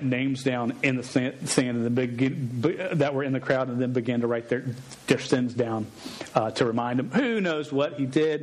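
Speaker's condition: Stutter; probably present in childhood; sometimes unable to say own name in public; repeated sounds, blocks

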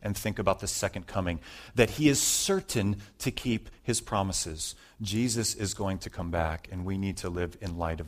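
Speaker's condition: No condition

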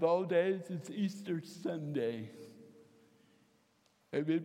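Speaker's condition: Cerebral palsy, mild; torsional dystonia from eighth grade

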